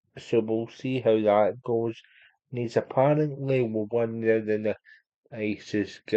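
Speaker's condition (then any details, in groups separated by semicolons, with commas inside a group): Cerebral palsy; unable to walk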